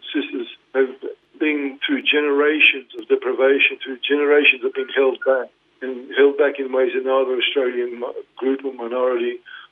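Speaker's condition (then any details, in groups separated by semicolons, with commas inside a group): Parkinson's; diagnosed 2019, led to retirement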